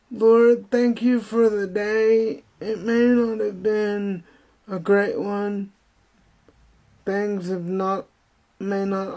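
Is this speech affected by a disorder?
Yes: spastic cerebral palsy; uses wheelchair.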